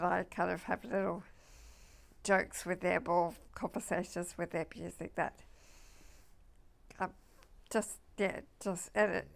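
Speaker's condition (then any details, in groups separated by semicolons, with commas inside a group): MND (ALS)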